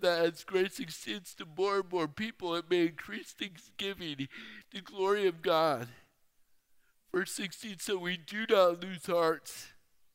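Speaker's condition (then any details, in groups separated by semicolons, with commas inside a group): Torsional dystonia; sudden onset eighth grade, rare muscle and nerve disease, torso twisting, wheelchair by senior year, colon surgery; out of wheelchair after swimming and water therapy; changed way of speaking, voice abnormal, hard for strangers to understand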